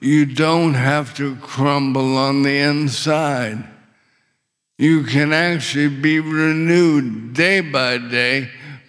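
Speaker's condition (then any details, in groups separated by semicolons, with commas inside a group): ALS; muscles falling apart throughout body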